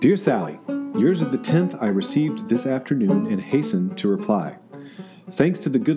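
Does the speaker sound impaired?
No.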